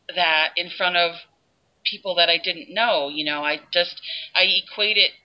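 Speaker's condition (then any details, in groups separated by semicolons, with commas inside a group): No condition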